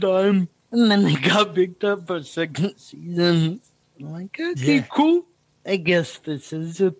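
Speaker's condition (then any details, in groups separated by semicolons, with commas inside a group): Cerebral palsy; noticeable speech impediment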